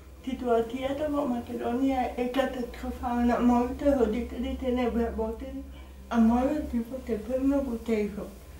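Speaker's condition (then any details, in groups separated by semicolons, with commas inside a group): Cerebral palsy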